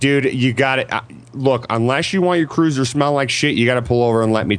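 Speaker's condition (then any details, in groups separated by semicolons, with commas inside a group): No condition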